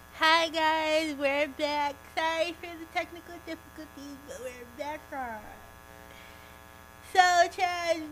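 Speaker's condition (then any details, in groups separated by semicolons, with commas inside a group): Cerebral palsy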